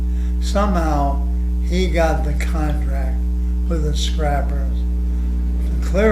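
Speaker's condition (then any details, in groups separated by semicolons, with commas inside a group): ALS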